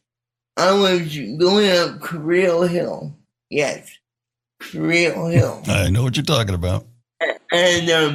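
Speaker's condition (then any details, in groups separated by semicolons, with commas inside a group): Cerebral palsy; speech not affected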